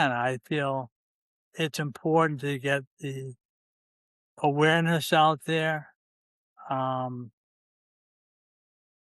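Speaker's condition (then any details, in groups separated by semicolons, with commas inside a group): ALS, C9 mutation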